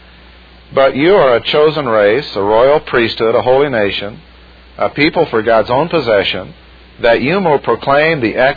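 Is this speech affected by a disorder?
No.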